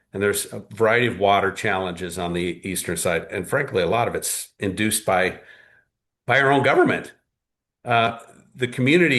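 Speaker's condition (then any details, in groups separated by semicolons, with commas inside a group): No condition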